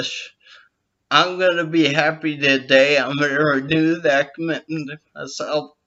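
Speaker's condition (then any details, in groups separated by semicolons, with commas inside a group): Brain injury with dysarthria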